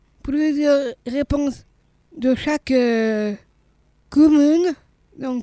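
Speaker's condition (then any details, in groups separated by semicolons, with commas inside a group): Down syndrome; congenital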